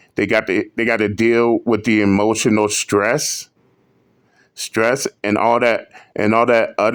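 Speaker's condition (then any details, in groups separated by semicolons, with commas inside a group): No condition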